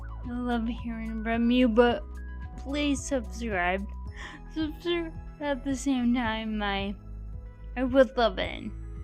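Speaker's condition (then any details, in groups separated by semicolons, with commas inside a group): Friedreich's ataxia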